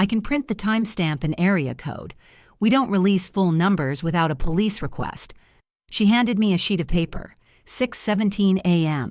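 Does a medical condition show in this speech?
No.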